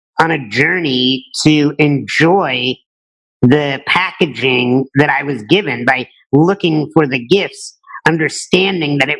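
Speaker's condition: No condition

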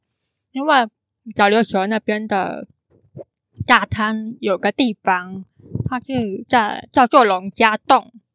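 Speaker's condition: Congenital hearing impairment; cannot hear clearly

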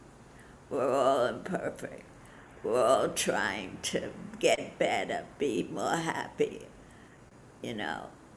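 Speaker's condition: Parkinson's disease; followed own path

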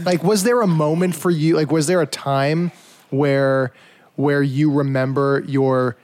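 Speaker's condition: No condition

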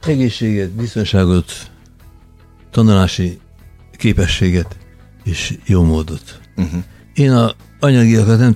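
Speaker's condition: Parkinson's disease; becomes emotional more easily as a symptom; qigong exercises with other Parkinson's patients; harder for listeners to understand

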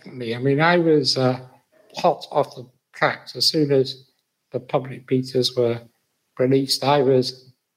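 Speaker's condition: Muscular dystrophy; uses Apple voice control and dictation, Apple Watch mirroring in iOS 16 for watch settings

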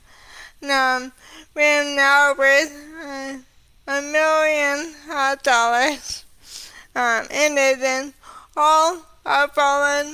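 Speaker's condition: ALS; quickly progressed to walking with cane

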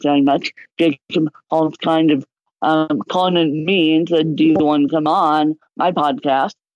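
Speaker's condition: Cerebral palsy; moderate

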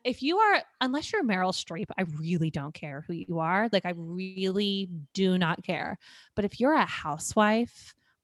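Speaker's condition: No condition

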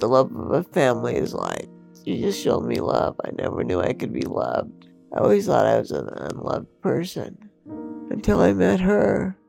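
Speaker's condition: Multiple system atrophy; brain does not signal breathing, must consciously blink, still talking, expects to lose voice

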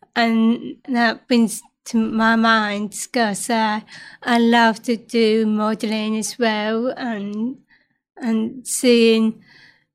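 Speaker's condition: Down syndrome; from birth

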